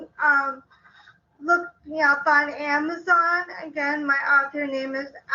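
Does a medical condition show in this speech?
Yes: cerebral palsy.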